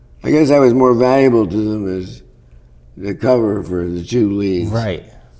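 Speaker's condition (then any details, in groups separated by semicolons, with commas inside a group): Parkinson's; worsening, often debilitating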